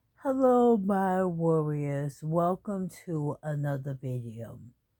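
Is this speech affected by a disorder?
Yes: ALS.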